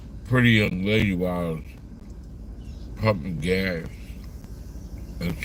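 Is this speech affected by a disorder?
Yes: slurred speech.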